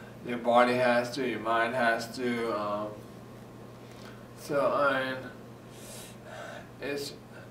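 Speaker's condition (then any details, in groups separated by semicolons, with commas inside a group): Traumatic brain injury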